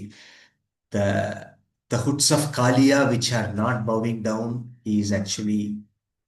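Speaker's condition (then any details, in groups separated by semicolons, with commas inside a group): No condition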